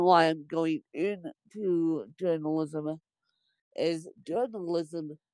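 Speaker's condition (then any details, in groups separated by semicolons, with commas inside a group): Cerebral palsy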